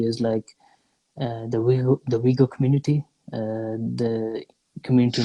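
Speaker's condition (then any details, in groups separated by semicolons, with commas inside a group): No condition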